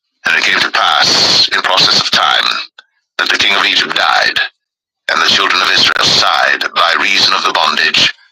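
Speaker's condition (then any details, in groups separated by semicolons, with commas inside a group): No condition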